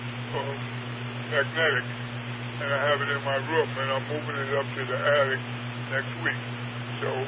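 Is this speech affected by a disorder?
Yes: Parkinson's; largely wheelchair bound, unable to get around.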